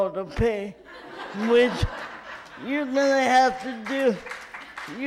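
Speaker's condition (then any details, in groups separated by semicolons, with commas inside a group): Cerebral palsy; from birth, uses wheelchair; adult, no physical therapy in childhood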